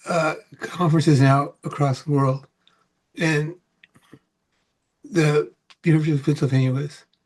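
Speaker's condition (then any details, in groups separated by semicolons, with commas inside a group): Parkinson's; about 18 years since onset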